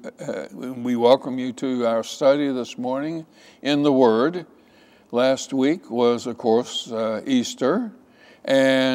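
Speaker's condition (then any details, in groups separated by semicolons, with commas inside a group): No condition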